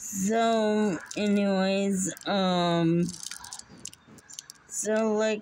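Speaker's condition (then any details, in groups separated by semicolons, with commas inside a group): Muscular dystrophy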